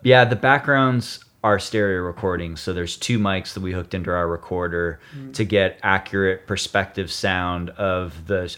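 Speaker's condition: No condition

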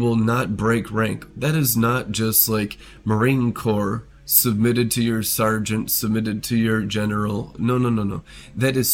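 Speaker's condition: No condition

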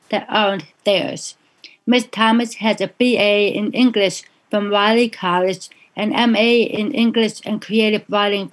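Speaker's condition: Deafness; hearing loss, invisible disability; others remark speaks well for a deaf person, deafness not apparent from speech

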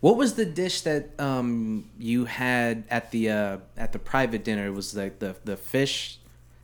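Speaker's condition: No condition

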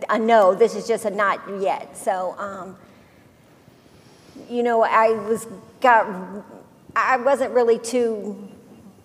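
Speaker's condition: No condition

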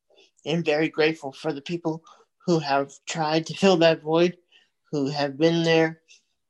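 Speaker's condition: Cerebral palsy; multiple surgeries since infancy

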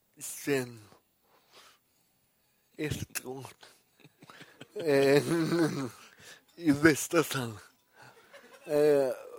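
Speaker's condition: Cerebral palsy; poor balance, legs move involuntarily, struggled with self-care as a child; great difficulty saying some words such as stockholm, much improved through practice

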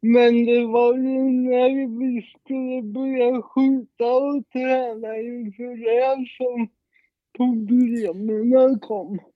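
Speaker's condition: Cerebral palsy; present from birth, brain oxygen deprivation, heart not beating at delivery, mild

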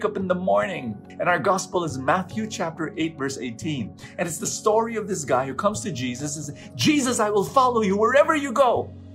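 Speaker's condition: No condition

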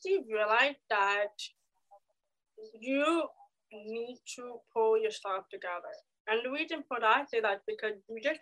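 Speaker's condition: Deafness; age 24

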